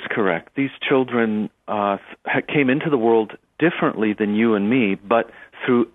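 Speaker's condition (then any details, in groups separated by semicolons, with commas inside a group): No condition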